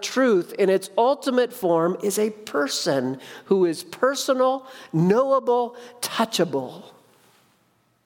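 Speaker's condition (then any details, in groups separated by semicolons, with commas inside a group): No condition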